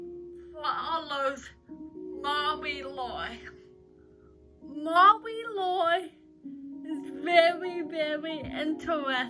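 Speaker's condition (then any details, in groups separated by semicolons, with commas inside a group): Cerebral palsy; uses crutches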